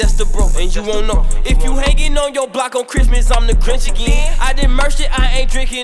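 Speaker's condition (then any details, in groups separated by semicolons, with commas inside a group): No condition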